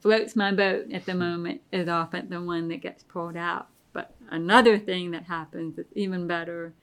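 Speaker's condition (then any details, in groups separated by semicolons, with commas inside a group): Deafness; relies on hearing aids and lip reading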